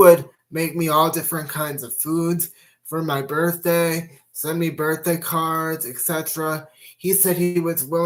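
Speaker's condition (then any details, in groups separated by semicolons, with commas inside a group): Cerebral palsy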